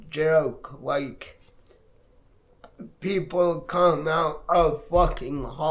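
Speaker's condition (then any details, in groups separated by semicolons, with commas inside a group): Multiple sclerosis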